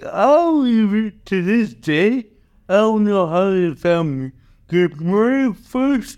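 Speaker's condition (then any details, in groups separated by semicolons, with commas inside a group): Cerebral palsy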